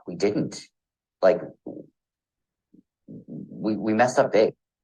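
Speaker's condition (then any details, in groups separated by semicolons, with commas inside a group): No condition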